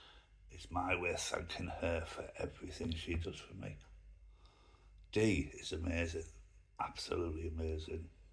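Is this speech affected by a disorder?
Yes: myasthenia gravis; right mouth droop at onset.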